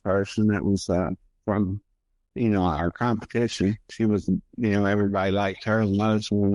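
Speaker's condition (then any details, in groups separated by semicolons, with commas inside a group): Multiple sclerosis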